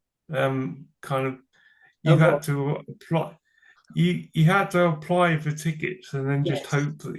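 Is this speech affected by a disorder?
Yes: cerebral palsy; from birth.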